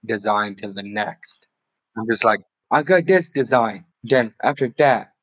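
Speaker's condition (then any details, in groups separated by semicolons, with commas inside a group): Down syndrome; later diagnosed with autism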